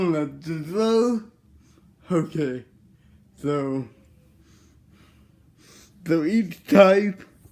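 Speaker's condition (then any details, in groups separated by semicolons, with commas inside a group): Cerebral palsy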